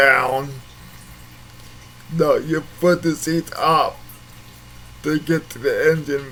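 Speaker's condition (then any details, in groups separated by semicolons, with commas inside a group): Cerebral palsy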